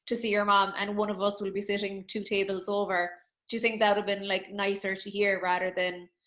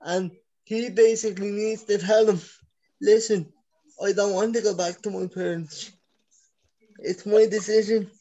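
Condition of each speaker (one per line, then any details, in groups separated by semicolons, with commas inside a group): No condition
Cerebral palsy; from birth, scoliosis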